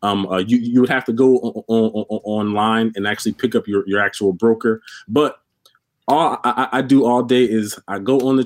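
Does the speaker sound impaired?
Yes: stuttering; stuttered all life since childhood; here repeated sounds, repeated words.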